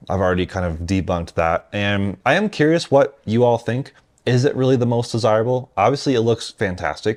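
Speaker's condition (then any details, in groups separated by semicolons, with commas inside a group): No condition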